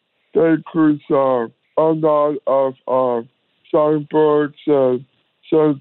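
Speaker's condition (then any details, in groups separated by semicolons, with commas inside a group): Down syndrome; congenital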